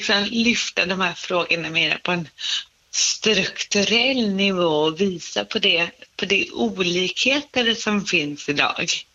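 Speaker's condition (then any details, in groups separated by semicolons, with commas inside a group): Cerebral palsy; speech slightly affected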